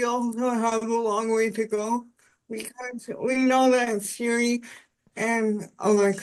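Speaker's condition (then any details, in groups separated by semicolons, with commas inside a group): Cerebral palsy; spastic quadriplegic cerebral palsy, from birth, all four limbs, involuntary movements; uses adaptive typing technology, word prediction; voice harder to understand, voice assistants fail recognition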